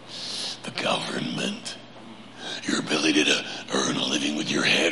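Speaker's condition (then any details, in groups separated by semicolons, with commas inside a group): Laryngeal cancer; 35 treatments over about seven weeks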